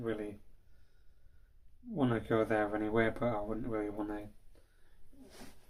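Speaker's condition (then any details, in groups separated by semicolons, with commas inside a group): Cerebral palsy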